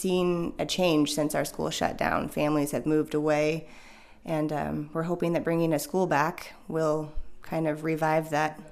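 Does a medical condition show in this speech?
No.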